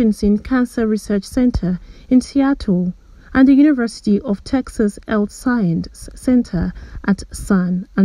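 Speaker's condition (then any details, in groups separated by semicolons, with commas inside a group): No condition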